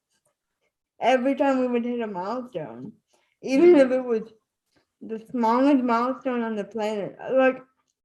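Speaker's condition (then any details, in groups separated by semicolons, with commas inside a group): Spastic cerebral palsy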